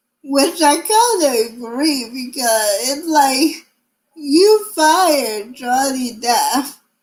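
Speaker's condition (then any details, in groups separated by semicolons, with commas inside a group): Cerebral palsy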